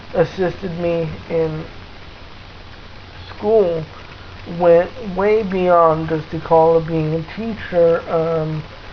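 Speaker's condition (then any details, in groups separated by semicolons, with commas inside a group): Cerebral palsy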